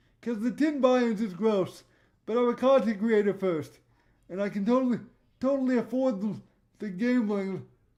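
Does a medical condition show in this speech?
Yes: cerebral palsy; voice tone sometimes odd.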